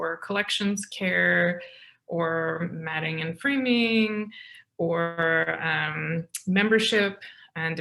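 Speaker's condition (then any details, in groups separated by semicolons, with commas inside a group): No condition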